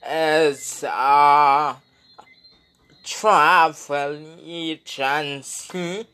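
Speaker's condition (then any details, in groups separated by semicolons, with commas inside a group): Speech impediment; no speech therapy yet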